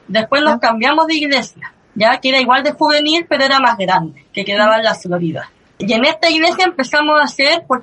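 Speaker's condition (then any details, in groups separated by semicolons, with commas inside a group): Cleft lip and palate; since early childhood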